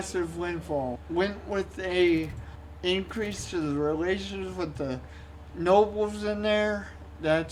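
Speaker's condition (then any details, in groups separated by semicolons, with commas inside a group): Cerebral palsy; only one hand usable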